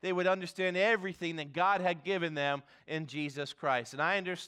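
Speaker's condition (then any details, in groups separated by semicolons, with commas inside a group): No condition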